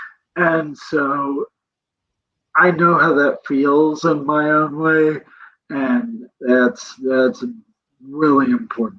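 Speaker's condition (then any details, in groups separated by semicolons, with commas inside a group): Cerebral palsy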